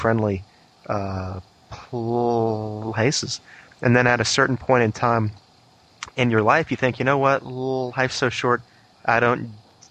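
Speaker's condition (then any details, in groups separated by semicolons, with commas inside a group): Stuttering; long concealed before coming out about it, now openly acknowledged; prolonged sounds, blocks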